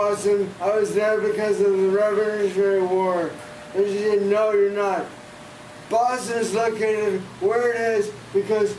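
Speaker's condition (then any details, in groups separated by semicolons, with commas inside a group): Severe brain injury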